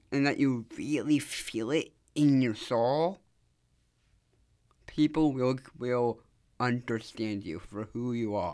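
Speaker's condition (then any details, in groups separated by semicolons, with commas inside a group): Down syndrome; speaking live on radio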